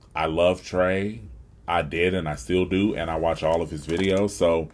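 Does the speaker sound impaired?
No.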